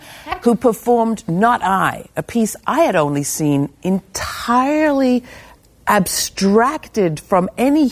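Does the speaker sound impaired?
No.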